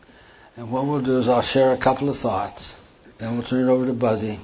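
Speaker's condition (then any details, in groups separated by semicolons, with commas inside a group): Parkinson's; hand tremor during talk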